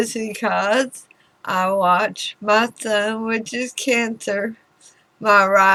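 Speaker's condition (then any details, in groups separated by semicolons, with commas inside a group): Throat cancer radiation damage; radiation destroyed voice, speech impairment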